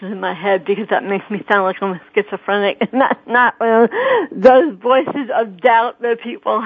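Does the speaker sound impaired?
Yes: cerebral palsy; speech mimicked and laughed at by a teacher in school.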